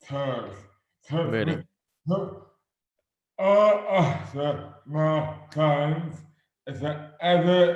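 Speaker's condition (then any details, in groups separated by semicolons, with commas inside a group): Dystonia; sudden overnight onset years ago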